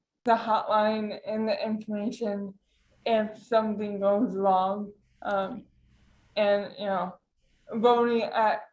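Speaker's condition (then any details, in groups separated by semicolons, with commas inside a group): Cerebral palsy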